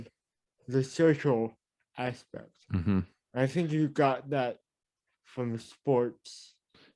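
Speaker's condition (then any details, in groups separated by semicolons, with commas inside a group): Cerebral palsy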